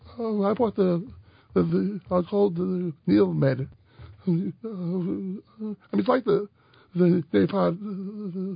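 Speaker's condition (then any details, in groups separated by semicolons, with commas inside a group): Stuttering; childhood hospital occupational therapy, junior high speech therapy two years, none since, no family history, possible adductor spasmodic dysphonia; severe stutter, worse with stress, less bad the night before; blocks from throat, trouble with st words, pitch off for age and gender, not very strained, less stammer singing; repeated sounds, repeated words, prolonged sounds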